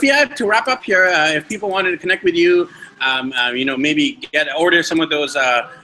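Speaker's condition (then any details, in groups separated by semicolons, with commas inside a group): No condition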